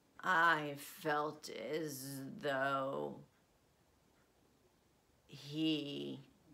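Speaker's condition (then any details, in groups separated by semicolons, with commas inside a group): Essential tremor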